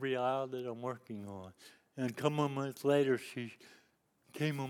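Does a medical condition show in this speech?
Yes: cerebral palsy; lifelong disability since youth.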